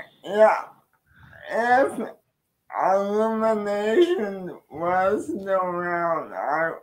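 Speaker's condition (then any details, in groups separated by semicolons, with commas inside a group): Cerebral palsy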